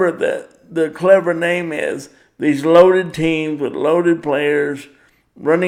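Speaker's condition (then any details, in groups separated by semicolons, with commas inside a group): Cerebral palsy; power wheelchair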